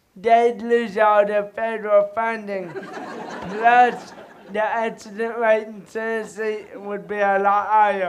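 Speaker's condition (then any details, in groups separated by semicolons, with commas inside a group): Cerebral palsy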